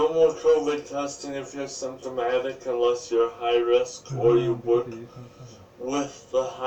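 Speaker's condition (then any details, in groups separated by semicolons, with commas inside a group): Cerebral palsy; speech may be hard to understand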